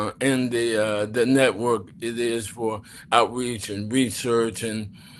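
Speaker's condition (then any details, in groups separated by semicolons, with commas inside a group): ALS; throat muscles affected, speech slowed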